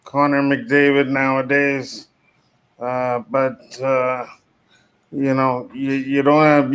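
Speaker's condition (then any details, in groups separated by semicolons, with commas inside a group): Cerebral palsy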